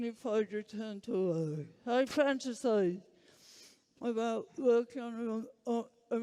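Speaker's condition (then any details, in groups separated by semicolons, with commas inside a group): Huntington's disease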